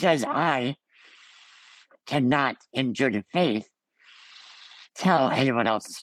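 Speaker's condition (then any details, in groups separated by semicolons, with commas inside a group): Ullrich congenital muscular dystrophy; scoliosis surgery at 14 nearly fatal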